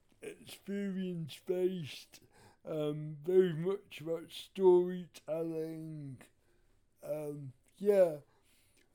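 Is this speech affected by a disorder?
Yes: cerebral palsy; wheelchair user, involuntary movement, problems with arms; speaks very differently in stand-up due to rhythm, writes material to own rhythm for easier speaking.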